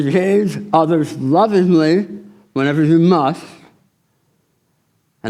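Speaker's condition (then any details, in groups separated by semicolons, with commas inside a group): Tongue cancer surgery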